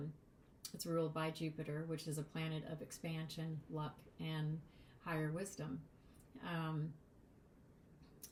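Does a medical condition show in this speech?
No.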